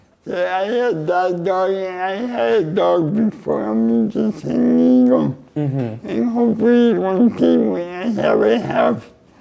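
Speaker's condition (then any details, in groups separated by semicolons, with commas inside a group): Cerebral palsy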